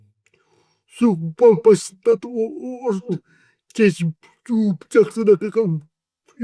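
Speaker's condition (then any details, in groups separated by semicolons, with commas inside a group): Cerebral palsy; 40 years with condition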